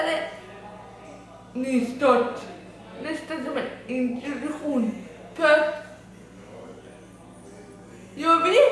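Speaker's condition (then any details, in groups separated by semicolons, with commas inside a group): Dyskinetic cerebral palsy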